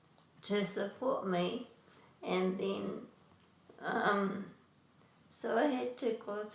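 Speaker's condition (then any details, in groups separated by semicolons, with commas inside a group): Traumatic brain injury; car crash; nine years since injury, coma, wheelchair one year, residential rehab; relearned talking, speech and language therapy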